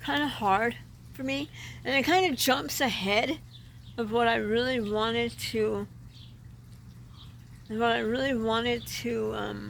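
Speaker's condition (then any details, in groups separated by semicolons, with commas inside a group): Traumatic brain injury; car accident, years ago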